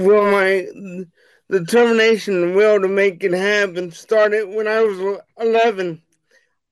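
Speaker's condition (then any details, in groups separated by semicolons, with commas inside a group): Cerebral palsy; wheelchair bound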